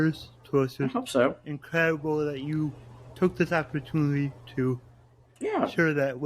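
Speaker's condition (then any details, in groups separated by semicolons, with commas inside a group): Cerebral palsy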